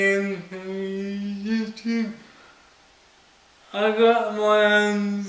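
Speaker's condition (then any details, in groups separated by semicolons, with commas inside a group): Cerebral palsy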